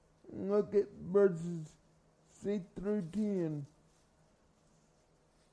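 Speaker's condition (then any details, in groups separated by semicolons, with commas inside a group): Cerebral palsy; carried everywhere by parents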